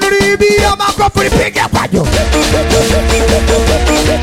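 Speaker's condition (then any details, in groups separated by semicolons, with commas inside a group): No condition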